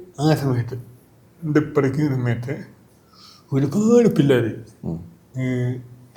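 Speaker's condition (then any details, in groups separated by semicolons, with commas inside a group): Cerebral palsy; from birth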